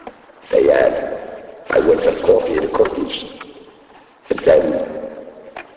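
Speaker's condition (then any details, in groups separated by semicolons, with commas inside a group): Laryngectomy; speaks using device in throat, needs thumb to talk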